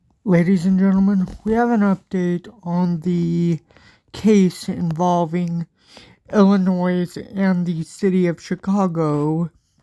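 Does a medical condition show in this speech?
Yes: cerebral palsy.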